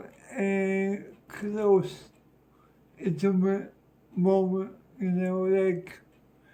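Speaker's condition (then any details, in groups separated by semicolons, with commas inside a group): Cerebral palsy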